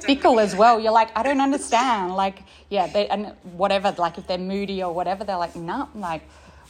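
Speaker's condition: No condition

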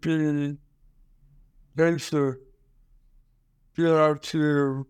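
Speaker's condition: Down syndrome; congenital, two holes in heart, open heart surgery under 5 months, four major ear surgeries, small ear canals; way of speaking noticed by listeners, shapes their perceptions

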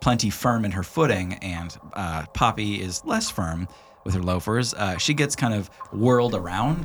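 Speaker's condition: No condition

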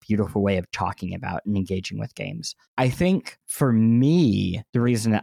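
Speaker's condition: Cleft lip and palate; bandaged

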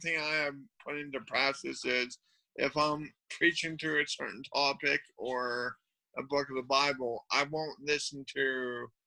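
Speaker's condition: Cerebral palsy; cerebral palsy since birth

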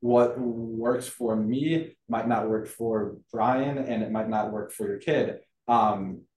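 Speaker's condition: Stuttering; stuttering since childhood; varies by situation, more fluent when confident, healthy and feeling good; blocks

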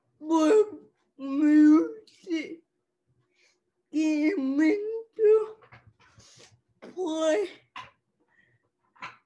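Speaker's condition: Cerebral palsy; uses songs to get point across

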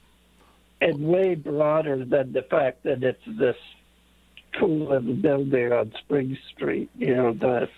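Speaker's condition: Late-onset Pompe disease; physical activity limited

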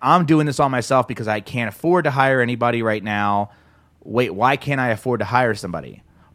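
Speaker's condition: No condition

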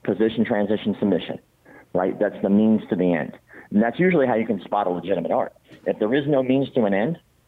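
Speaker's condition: Cleft palate; congenital

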